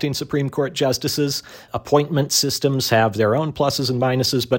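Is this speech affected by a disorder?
No.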